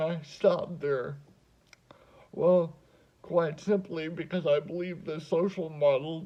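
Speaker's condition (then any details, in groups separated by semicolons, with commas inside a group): Cerebral palsy; spasticity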